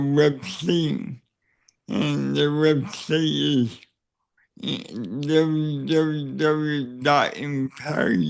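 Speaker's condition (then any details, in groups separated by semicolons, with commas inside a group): Cerebral palsy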